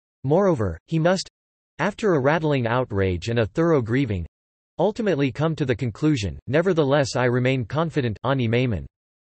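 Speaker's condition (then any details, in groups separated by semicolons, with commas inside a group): No condition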